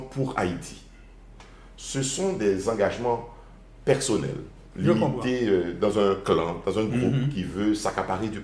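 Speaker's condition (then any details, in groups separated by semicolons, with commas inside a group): No condition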